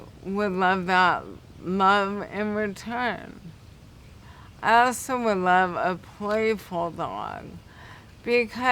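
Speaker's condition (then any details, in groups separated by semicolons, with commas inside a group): Cerebral palsy; affects balance; affects speech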